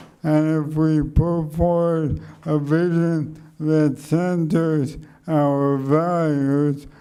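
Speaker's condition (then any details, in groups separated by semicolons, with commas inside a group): ALS; speech slowed and softened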